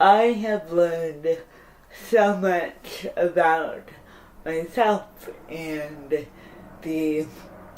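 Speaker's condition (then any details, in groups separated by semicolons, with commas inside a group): Cerebral palsy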